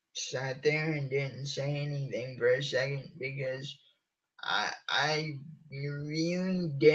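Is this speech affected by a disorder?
Yes: cerebral palsy; from birth, uses wheelchair.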